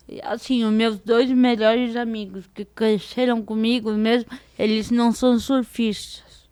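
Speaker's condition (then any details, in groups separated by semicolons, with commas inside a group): Cerebral palsy; diparetic form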